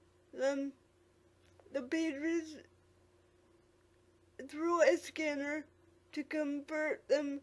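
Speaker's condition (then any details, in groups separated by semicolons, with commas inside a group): Quadriplegic cerebral palsy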